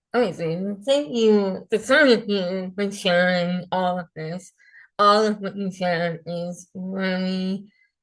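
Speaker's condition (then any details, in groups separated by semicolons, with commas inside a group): Moebius syndrome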